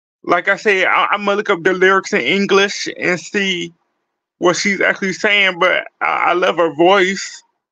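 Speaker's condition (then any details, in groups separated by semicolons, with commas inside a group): Cerebral palsy; speech is not the best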